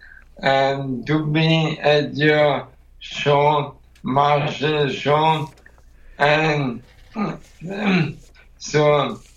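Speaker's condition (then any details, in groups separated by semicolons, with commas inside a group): ALS; progressive muscle weakness first noticed doing push-ups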